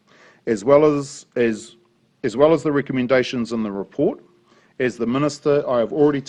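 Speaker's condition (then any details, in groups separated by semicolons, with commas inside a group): No condition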